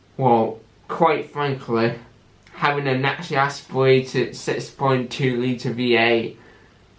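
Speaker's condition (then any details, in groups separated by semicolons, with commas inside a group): Cerebral palsy with stammer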